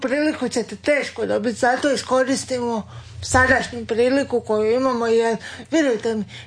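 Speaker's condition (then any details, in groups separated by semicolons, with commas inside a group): Cerebral palsy; does exercises at home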